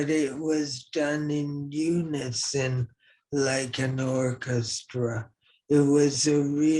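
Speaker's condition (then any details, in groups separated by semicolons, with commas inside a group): ALS; operation six months ago, then intensive care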